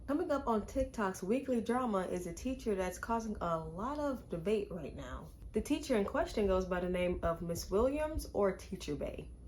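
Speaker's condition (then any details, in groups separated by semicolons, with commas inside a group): No condition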